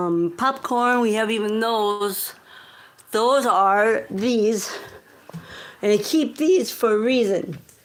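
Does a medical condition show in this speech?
Yes: cerebral palsy.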